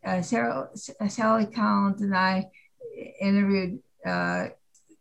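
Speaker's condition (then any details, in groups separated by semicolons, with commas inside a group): Aphasia after stroke; writing slow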